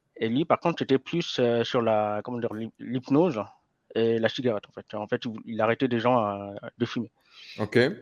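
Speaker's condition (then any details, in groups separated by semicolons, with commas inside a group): Hearing impairment from birth, congenital; degenerative hearing loss, may get worse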